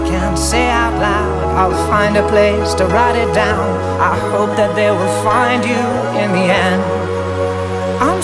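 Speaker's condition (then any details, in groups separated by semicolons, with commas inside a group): No condition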